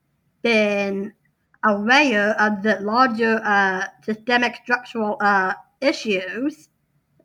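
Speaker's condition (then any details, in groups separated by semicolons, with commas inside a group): Down syndrome; congenital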